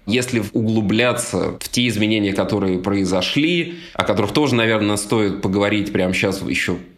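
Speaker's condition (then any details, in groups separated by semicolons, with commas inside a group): No condition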